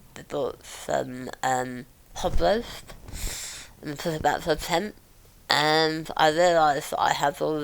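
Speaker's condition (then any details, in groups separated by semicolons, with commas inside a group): Mouth cancer; survivor; speech not good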